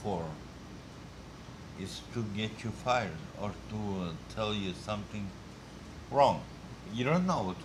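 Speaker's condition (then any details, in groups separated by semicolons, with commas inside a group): Multiple sclerosis; diagnosed at age 17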